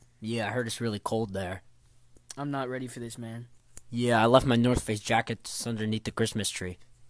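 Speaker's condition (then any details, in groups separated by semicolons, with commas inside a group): No condition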